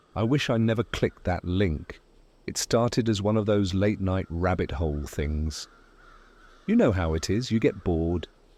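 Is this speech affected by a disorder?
No.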